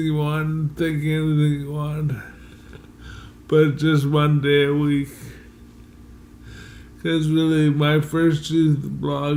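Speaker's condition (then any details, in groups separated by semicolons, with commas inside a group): Multiple sclerosis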